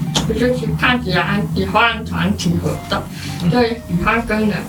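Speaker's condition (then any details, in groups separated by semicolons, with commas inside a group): Hearing impairment; hearing impaired from childhood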